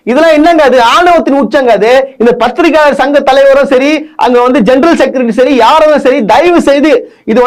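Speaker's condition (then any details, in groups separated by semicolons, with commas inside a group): No condition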